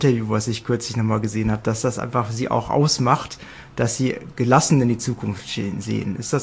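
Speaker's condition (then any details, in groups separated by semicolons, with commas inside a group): No condition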